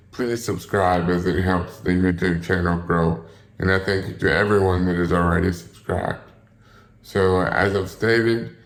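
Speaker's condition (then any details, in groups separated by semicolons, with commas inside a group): Cerebral palsy, spastic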